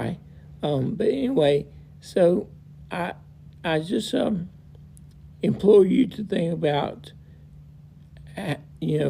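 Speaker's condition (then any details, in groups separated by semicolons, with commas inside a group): Multiple system atrophy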